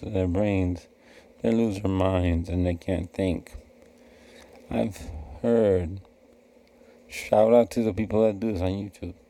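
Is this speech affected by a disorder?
Yes: cerebral palsy; released from pediatric care, past therapy including occupational therapy; no longer in therapy, no surgery needed; never needed speech therapy.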